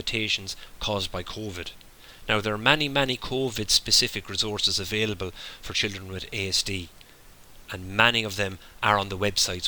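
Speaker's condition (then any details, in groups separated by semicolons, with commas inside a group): No condition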